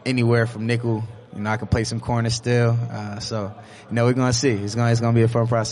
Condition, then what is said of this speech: None; typical speech.